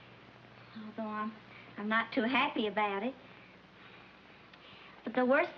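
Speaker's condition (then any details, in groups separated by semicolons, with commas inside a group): No condition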